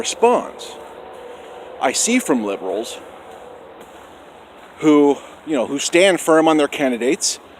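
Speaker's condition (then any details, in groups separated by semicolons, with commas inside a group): No condition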